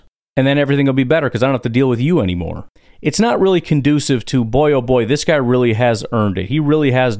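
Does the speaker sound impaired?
No.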